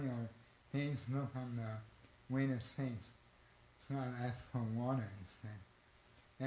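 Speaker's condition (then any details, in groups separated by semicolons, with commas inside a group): Myotonic dystrophy; weak arms and neck muscles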